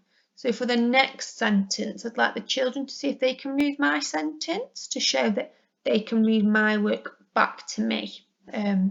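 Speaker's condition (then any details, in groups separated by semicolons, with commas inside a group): No condition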